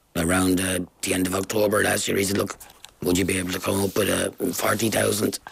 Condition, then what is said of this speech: Laryngectomy. And part of the treatment, obviously, you've got this device there in your esophagus to help you to breathe and speak.